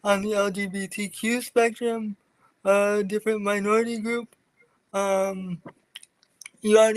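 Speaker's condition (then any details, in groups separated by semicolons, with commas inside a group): Cerebral palsy; from birth, wheelchair user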